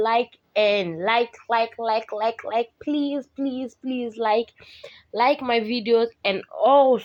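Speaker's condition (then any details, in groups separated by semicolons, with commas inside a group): No condition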